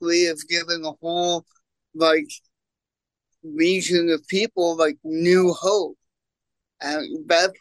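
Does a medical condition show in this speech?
Yes: cerebral palsy; congenital.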